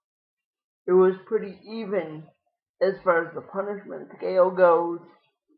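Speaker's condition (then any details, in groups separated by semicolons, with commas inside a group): Cerebral palsy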